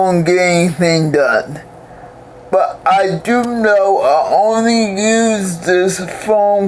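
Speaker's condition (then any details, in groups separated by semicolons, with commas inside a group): Cerebral palsy; most of life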